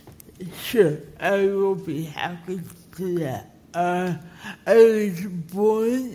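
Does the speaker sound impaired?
Yes: cerebral palsy; forceps delivery.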